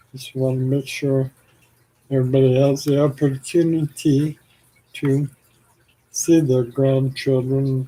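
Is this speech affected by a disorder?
Yes: ALS.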